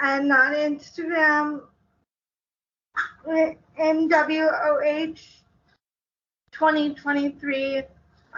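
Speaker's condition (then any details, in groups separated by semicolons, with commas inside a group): Cerebral palsy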